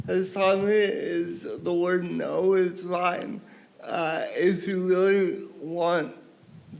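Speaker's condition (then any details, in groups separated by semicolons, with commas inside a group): Cerebral palsy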